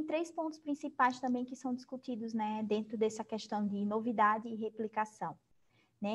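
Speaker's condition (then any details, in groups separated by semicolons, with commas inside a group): No condition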